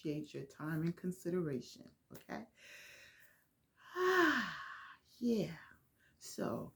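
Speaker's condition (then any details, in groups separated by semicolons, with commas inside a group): No condition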